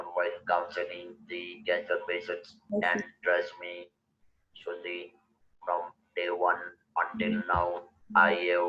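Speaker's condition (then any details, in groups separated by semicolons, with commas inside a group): Total laryngectomy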